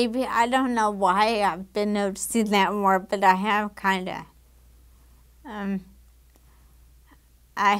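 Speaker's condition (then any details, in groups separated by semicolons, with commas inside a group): Damaged diaphragm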